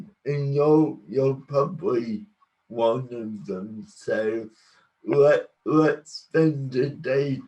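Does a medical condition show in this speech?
Yes: cerebral palsy.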